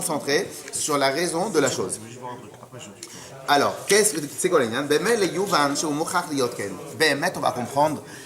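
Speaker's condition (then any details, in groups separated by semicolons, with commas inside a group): No condition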